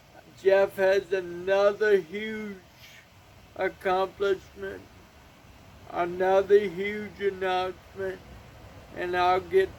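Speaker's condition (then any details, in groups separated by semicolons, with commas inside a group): Cerebral palsy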